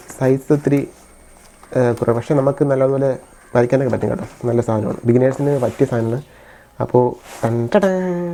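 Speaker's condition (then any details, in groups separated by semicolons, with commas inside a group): No condition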